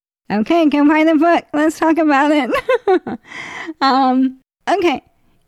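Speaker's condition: ALS; very slow progression

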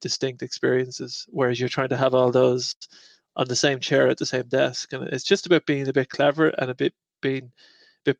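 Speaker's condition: No condition

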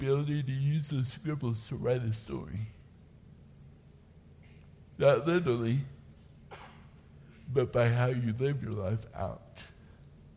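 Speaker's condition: Cerebral palsy; types instead of handwriting

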